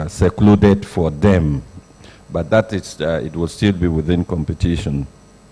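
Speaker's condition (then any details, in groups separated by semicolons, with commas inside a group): No condition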